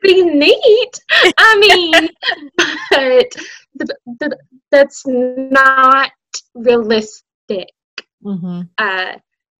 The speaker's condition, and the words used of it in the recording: Stuttering. Well, good for you, but I stutter.